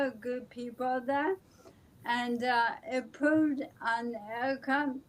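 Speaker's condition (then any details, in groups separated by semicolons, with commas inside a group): ALS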